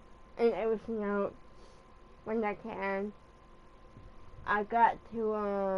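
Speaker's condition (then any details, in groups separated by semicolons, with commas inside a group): Cerebral palsy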